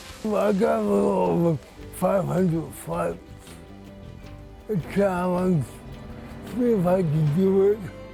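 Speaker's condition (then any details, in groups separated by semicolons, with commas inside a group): Cerebral palsy; worsening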